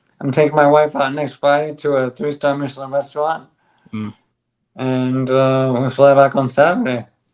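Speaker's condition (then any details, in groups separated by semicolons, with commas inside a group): ALS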